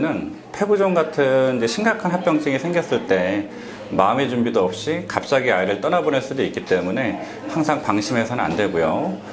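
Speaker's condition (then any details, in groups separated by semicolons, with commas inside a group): No condition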